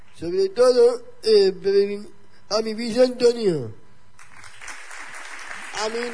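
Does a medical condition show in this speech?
Yes: Down syndrome.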